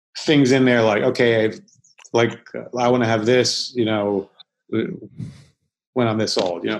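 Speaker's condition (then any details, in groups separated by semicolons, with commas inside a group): Stutter; ongoing stutter, amount varies unpredictably, past silent blocks cut off voicemail recordings; fillers and repetitions before words, severity varies unpredictably; repeated sounds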